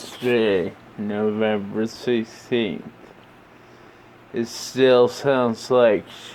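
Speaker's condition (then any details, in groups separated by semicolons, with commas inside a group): Brain injury (brain shearing); tracheostomy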